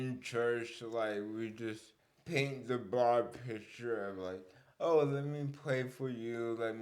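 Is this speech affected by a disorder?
Yes: cerebral palsy.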